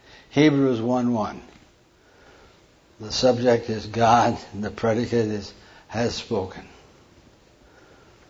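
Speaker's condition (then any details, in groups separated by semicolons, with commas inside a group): Parkinson's; hand tremor during talk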